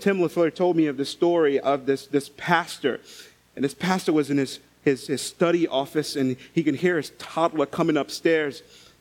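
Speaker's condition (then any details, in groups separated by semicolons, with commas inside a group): No condition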